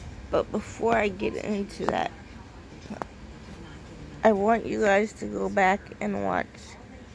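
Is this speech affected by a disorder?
Yes: cerebral palsy.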